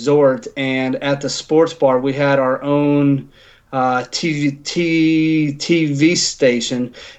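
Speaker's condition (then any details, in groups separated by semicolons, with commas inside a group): Stuttering; covert stuttering, hidden for years, struggled with speech since early years; went back to speech therapy as adult, now open about stuttering, National Stuttering Association member since 2006; stuttered badly when nervous or anxious, sometimes only mild, avoided speaking roles, chose behind-camera work; repeated sounds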